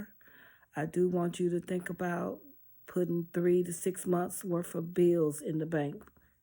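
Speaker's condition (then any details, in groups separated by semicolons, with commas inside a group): No condition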